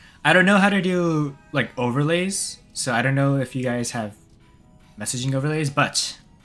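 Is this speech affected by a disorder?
No.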